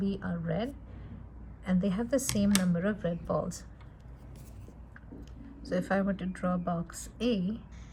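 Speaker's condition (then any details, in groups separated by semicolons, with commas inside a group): No condition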